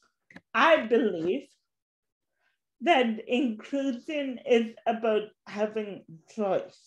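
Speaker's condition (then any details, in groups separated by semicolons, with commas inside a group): Cerebral palsy; since birth, walks with walker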